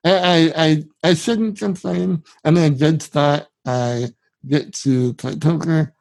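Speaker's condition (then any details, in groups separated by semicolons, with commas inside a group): Spinal muscular atrophy; genetic, from birth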